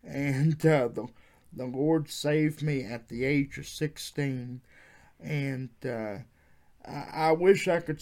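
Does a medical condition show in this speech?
Yes: cerebral palsy; wheelchair user.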